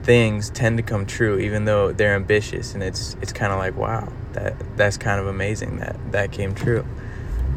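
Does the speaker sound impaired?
No.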